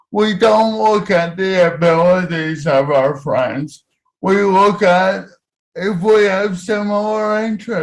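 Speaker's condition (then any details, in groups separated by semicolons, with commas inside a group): Cerebral palsy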